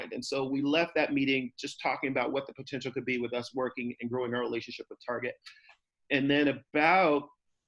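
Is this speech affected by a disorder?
No.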